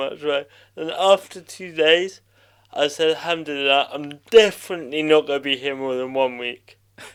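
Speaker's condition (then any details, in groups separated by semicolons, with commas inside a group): Cerebral palsy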